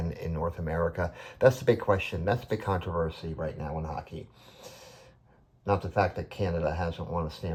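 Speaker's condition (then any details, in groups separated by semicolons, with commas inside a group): No condition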